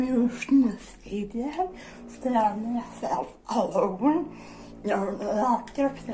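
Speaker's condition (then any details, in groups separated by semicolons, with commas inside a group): Dystonia; generalized dystonia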